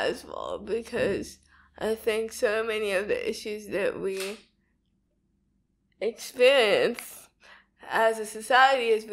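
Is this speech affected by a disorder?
Yes: cerebral palsy; speech not very clear.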